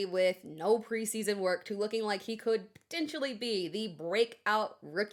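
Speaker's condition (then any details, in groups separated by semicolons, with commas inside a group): No condition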